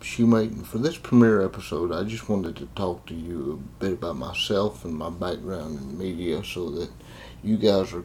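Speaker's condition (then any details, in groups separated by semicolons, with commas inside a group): Cerebral palsy; congenital cerebral palsy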